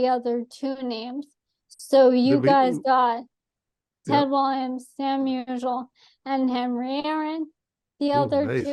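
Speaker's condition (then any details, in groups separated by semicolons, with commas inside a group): ALS; atypical case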